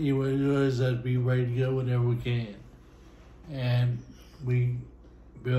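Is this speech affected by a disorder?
Yes: Friedreich's ataxia.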